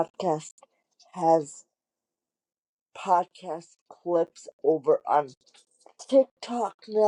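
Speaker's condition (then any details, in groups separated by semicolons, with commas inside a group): Cerebral palsy; wheelchair user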